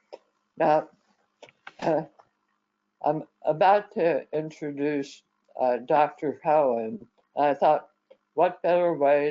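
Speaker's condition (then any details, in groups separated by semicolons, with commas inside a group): Head and neck cancer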